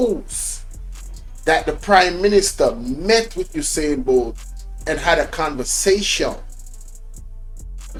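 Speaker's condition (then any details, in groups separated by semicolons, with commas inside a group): No condition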